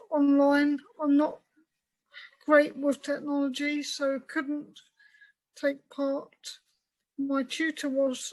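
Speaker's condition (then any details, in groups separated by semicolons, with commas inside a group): Cerebral palsy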